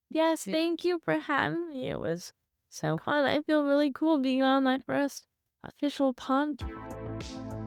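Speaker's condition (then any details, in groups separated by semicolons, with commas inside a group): Cerebral palsy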